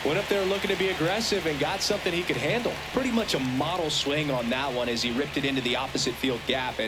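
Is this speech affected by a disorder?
No.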